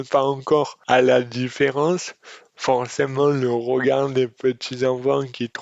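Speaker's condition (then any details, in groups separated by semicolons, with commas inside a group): Dystonia; speech disorder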